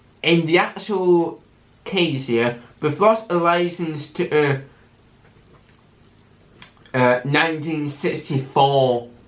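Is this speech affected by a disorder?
Yes: cerebral palsy with stammer.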